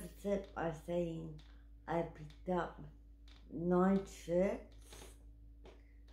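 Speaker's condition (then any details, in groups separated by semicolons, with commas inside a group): Cerebral palsy; wheelchair user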